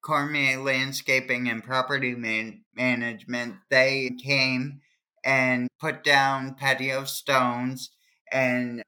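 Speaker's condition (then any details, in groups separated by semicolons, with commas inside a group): Cerebral palsy; trouble remembering multiple tasks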